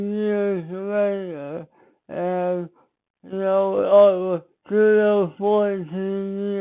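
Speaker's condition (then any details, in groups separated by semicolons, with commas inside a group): Speech impairment after birth surgery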